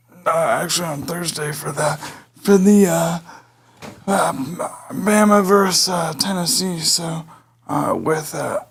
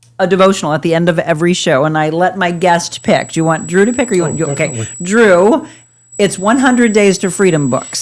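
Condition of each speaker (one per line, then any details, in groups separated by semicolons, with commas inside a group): Cerebral palsy; able to speak
No condition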